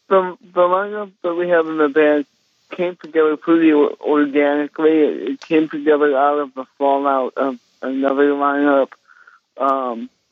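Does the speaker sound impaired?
Yes: cerebral palsy; congenital, balance and coordination problems, used walker, walked unassisted near age four, left hand paralyzed; left hand rehabilitated through guitar playing, wide flat guitar neck felt therapeutic; speech affected in childhood, countless speech therapy sessions, now speaks as heard today.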